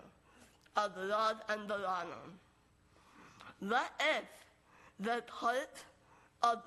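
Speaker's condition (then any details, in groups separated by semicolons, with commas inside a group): Moebius syndrome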